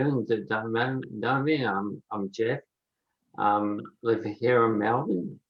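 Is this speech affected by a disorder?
Yes: motor neurone disease.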